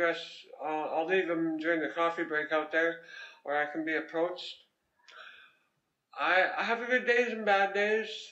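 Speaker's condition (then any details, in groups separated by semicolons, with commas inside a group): Head and neck cancer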